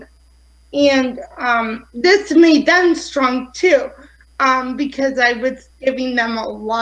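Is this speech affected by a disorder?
Yes: cerebral palsy; affects fine motor skills.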